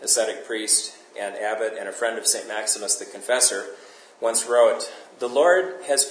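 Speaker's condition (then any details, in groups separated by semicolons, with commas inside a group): No condition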